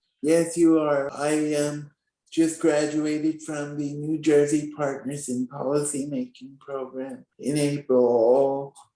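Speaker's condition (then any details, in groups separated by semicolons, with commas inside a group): Spastic quadriplegic cerebral palsy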